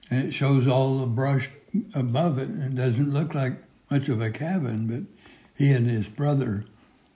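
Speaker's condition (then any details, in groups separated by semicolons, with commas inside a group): Parkinson's; severe, says unable to move anything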